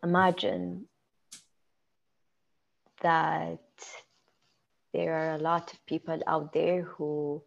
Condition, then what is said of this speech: Stuttering. And I really think of everything that I'm going to say before I say it, because I really think of other people, not just me.